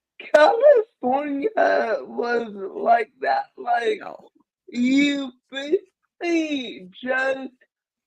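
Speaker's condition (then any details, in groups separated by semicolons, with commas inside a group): Cerebral palsy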